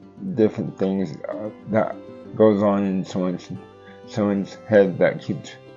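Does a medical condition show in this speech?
Yes: cerebral palsy; tends to mess up words.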